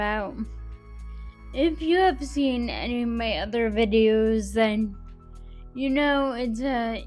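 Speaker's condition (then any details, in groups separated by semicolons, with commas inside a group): Friedreich's ataxia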